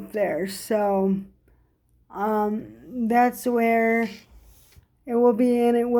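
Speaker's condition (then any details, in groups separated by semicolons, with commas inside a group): Cerebral palsy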